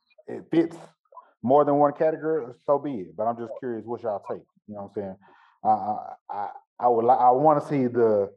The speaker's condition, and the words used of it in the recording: No condition.